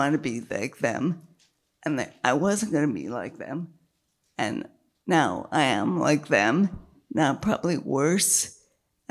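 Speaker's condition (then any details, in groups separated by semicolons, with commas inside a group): Multiple sclerosis; progressive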